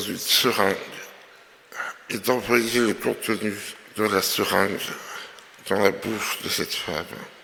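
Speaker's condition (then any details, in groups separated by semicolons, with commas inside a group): Myopathy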